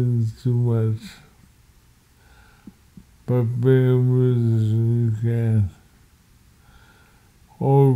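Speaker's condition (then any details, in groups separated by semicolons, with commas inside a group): Multiple sclerosis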